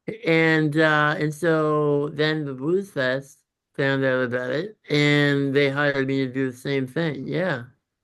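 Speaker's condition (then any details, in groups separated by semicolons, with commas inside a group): Congenital muscular dystrophy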